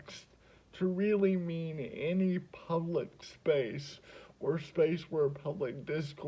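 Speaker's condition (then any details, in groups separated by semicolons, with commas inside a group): Cerebral palsy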